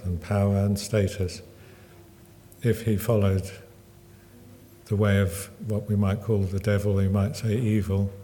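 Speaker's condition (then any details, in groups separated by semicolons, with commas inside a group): Parkinson's; Parkinson's exercise programmes, table tennis and snooker groups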